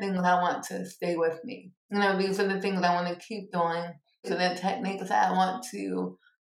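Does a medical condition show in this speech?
Yes: cerebral palsy; from birth, born two months premature, 2 pounds 12 ounces, significant motor skill delays, physical and occupational therapy as child; speech impediment, people sometimes ask about it.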